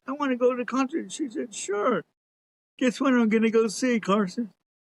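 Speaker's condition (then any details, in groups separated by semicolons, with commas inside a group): Cerebral palsy; cerebral palsy, lifelong wheelchair use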